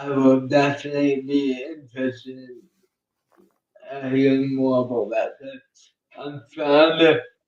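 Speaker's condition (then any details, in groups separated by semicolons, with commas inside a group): Cerebral palsy; uses one hand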